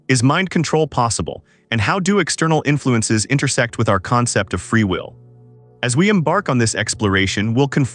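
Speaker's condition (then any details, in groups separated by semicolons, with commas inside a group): No condition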